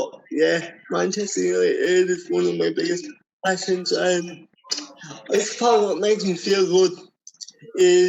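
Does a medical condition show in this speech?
Yes: cerebral palsy.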